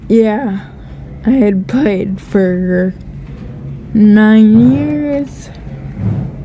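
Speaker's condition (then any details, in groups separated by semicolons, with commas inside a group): Ataxia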